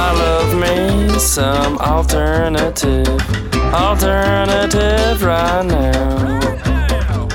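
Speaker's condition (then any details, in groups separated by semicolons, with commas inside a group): No condition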